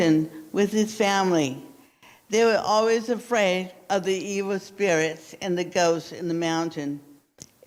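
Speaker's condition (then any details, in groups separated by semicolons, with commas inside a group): Cerebral palsy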